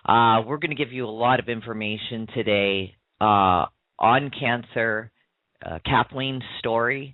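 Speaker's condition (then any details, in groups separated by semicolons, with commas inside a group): No condition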